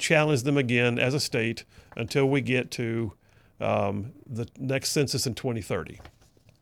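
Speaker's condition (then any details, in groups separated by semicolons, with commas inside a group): No condition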